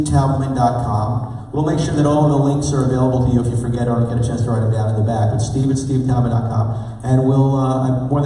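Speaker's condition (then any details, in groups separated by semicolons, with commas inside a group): No condition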